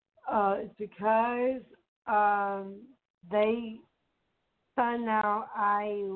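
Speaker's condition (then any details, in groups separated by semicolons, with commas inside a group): Down syndrome; from birth; young woman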